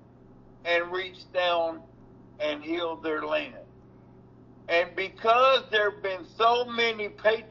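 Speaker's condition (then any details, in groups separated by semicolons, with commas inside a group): Cerebral palsy; mobility affected, previously off feet; reports being back on feet, running in yard days after taking ImmuCyst supplement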